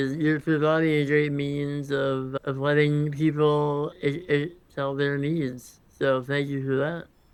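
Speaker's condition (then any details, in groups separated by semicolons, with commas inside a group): Congenital muscular dystrophy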